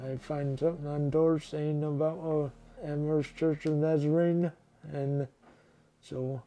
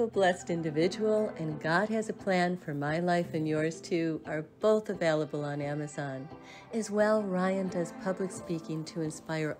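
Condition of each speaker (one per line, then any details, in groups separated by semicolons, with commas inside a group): Traumatic brain injury; hit by car as child, resuscitated; now able to walk
No condition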